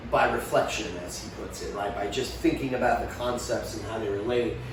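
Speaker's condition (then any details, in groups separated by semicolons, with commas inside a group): No condition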